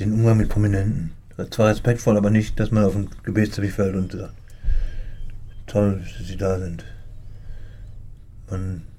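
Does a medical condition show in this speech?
Yes: Parkinson's disease; says speech, cognition and memory not affected by Parkinson.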